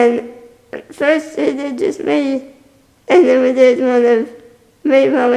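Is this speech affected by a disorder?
Yes: spinal muscular atrophy type 2.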